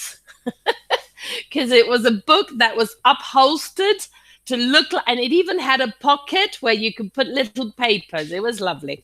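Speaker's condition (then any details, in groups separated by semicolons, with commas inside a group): No condition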